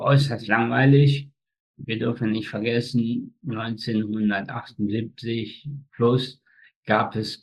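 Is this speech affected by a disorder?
Yes: spastic tetraparesis; birth accident, umbilical cord strangulation, brain oxygen lack up to 15 minutes, all four limbs; slightly hoarse from many speeches, runs half marathons, head twisting only in past; facial paralysis, speech control difficulties.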